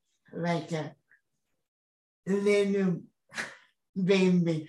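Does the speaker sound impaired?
Yes: cerebral palsy; uses X3 all-terrain wheelchair from ExtremeMotus.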